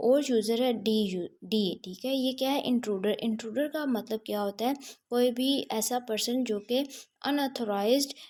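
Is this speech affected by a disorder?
No.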